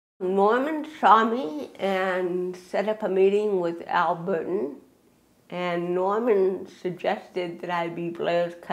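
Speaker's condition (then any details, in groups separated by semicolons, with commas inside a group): Cerebral palsy; unable to dance; speaking takes extra mental effort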